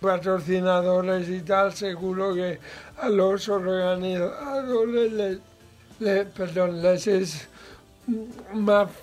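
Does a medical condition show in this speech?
Yes: cerebral palsy, mild.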